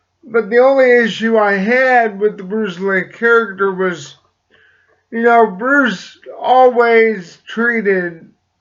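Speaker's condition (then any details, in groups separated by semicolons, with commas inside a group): Cerebral palsy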